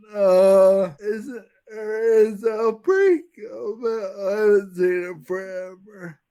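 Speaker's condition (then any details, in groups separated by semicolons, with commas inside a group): Friedreich's ataxia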